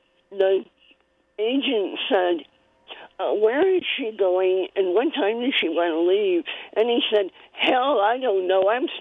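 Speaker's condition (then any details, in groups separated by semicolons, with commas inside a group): Cleft palate; spoon feeding needed at one point in early childhood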